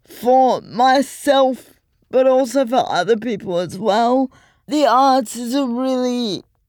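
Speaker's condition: Cerebral palsy; neuromuscular, full-time wheelchair user, no walking, 7-year-old powered chair, types slowly with two pointer fingers

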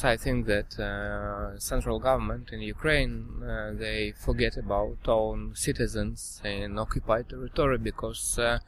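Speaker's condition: No condition

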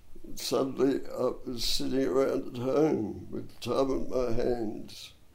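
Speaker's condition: Dystonia and cerebral palsy; cerebral palsy from birth in right arm

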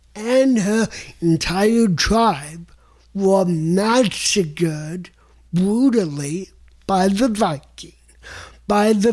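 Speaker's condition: Cerebral palsy; extensive speech therapy

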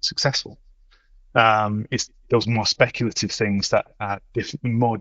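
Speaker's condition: No condition

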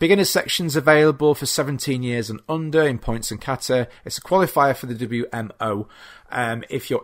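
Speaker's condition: No condition

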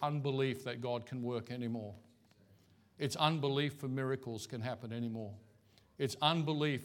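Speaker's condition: No condition

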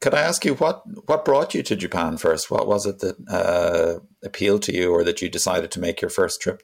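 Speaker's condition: No condition

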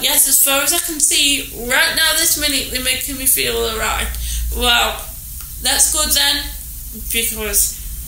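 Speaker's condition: Cerebral palsy; walk or sit independently

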